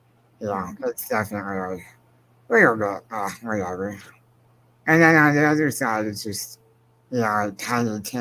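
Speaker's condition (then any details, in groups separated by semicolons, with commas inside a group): Spinal muscular atrophy; progressive, wheelchair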